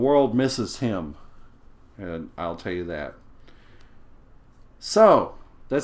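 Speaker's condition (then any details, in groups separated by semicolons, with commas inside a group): No condition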